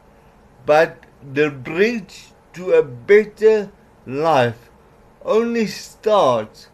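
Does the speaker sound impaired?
Yes: cerebral palsy; doubted legs could last 6 continuous hours.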